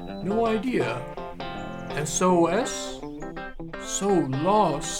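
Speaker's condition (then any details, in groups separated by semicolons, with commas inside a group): No condition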